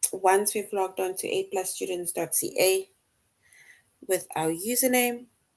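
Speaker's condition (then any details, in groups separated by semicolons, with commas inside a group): No condition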